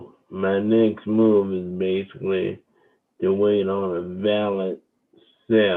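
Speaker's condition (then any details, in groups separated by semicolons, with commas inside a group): Cerebral palsy; wheelchair user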